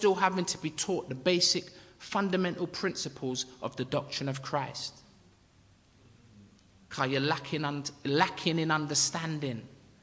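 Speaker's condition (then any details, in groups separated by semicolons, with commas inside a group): No condition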